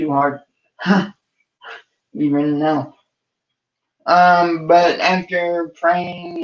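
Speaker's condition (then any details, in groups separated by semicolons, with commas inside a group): Cerebral palsy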